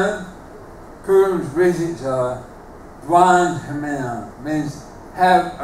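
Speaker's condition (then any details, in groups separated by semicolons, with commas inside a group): Motor neuron disease, bulbar onset; onset in the mouth; slurred words first symptom, speech audibly affected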